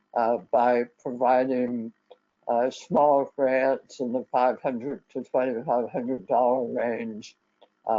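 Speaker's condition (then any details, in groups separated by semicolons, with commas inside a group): Head and neck cancer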